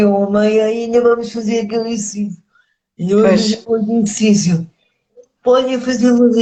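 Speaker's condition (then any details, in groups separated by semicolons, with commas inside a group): Cerebral palsy; speech affected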